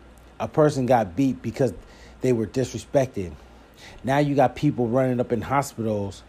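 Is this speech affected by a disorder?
No.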